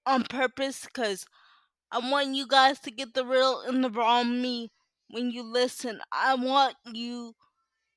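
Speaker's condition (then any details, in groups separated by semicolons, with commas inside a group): Cerebral palsy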